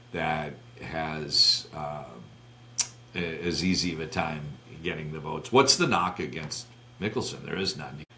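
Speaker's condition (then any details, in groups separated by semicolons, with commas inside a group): No condition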